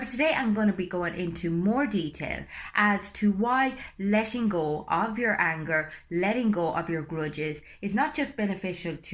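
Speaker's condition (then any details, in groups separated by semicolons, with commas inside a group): No condition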